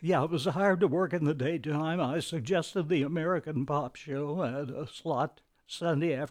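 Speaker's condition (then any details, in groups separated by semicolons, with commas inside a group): Vocal dysphonia; onset while working at KUT radio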